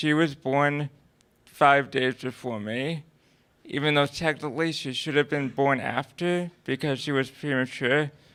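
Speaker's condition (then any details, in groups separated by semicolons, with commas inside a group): Cerebral palsy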